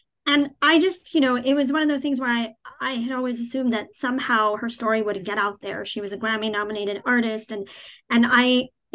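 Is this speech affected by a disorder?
Yes: cleft palate; congenital cleft palate without cleft lip.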